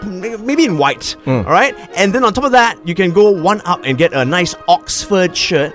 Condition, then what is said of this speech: None; typical speech.